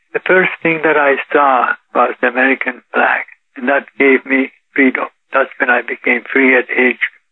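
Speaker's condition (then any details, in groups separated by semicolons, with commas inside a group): Parkinson's disease; walks 3 miles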